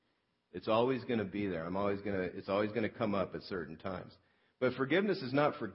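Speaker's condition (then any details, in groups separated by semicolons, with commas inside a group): No condition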